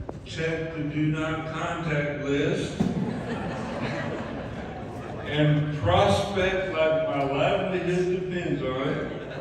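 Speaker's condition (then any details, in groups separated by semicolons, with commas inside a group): ALS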